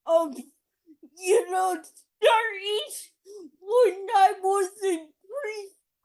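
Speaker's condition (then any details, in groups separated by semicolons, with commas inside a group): Cerebral palsy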